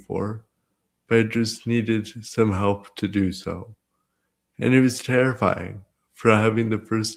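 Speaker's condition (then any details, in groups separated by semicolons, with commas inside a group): Cerebral palsy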